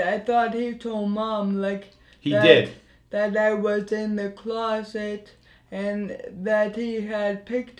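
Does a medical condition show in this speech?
Yes: anoxic brain injury; had breathing tube, speech therapy recommended.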